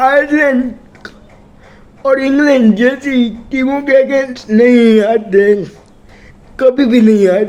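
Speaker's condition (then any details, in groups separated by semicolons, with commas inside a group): Cerebral palsy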